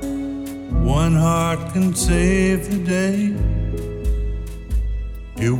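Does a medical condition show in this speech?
No.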